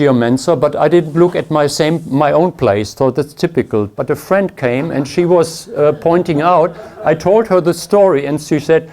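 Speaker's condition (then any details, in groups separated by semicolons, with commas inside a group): No condition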